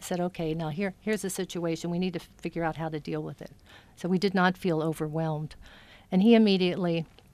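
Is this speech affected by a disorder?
No.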